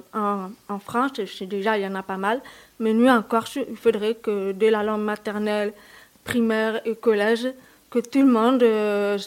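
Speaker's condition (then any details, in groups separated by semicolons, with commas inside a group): Hard of hearing; uses sign language (LSF) for communication, would need an interpreter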